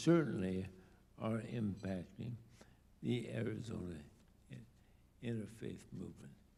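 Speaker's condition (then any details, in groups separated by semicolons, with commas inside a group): ALS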